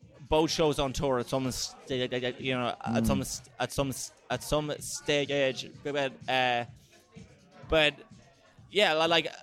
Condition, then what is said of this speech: Stuttering. Unless I'm tired or something, I might stammer a bit more.